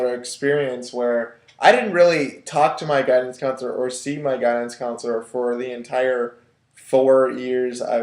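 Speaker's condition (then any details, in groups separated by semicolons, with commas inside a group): No condition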